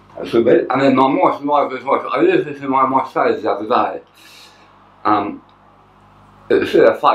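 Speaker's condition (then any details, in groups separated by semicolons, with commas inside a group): Tongue cancer; half tongue removed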